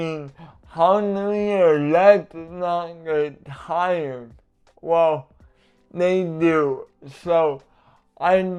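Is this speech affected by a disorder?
Yes: cerebral palsy; uses adaptive equipment.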